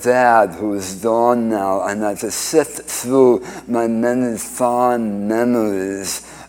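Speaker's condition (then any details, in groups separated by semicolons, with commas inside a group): Speech impediment after cancer surgery; two-thirds tongue removed at Hartford Hospital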